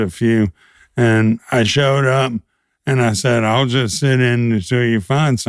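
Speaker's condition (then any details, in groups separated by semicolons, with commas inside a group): ALS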